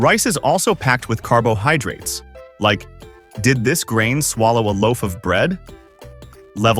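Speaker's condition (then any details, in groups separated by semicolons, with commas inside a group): No condition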